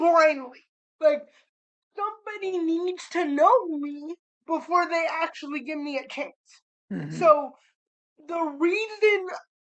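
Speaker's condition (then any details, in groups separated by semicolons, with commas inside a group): Cerebral palsy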